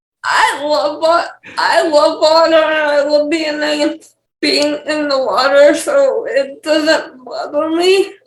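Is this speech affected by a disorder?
Yes: cerebral palsy; speech issues.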